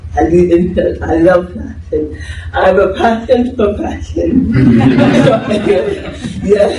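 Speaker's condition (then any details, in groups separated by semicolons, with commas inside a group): Cerebral palsy; left side affected; voice damaged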